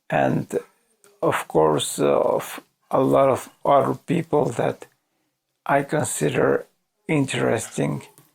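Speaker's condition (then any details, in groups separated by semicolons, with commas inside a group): ALS; vocal cords affected, limited energy to speak or move; voice severely damaged, hard to understand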